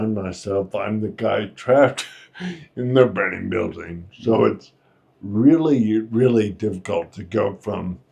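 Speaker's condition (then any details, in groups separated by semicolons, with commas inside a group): Friedreich's ataxia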